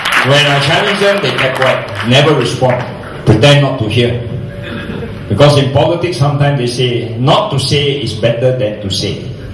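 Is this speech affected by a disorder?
No.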